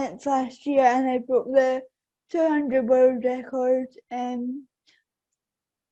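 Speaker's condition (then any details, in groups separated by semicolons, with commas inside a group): Cerebral palsy; affects balance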